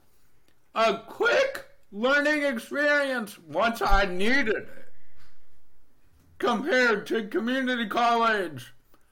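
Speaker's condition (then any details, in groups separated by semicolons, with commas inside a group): Deafness, Neurofibromatosis Type 2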